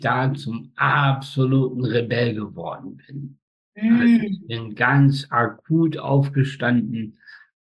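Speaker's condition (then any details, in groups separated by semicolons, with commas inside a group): Spastic tetraparesis; all four limbs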